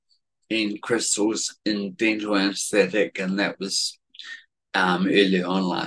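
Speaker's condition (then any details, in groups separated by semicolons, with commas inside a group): Cerebellar atrophy, genetic; speech affected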